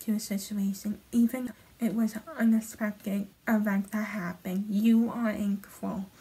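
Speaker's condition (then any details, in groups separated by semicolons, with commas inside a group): Hemiplegic cerebral palsy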